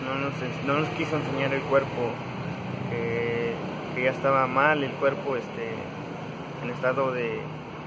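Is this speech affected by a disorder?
No.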